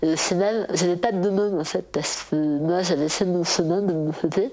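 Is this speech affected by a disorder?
Yes: total glossectomy; base of tongue cancer, flap necrosis, ventilator via tracheostomy, temporary laryngectomy, nasogastric tube; eats everything perfectly again; voice deeper before diagnosis, incomprehensible after surgery, intensive speech therapy at CRIL, sister understood.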